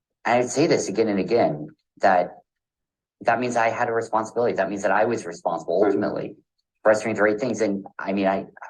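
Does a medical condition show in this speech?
No.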